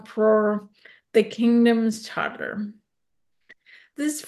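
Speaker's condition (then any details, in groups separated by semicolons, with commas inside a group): ALS; progressive neurological disease, tongue fasciculations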